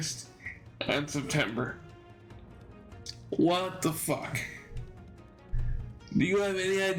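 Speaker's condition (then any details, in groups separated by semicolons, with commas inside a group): Cerebral palsy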